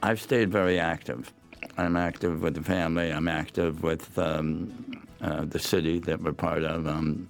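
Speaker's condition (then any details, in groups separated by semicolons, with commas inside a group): Head and neck cancer; swallowing problems and coughing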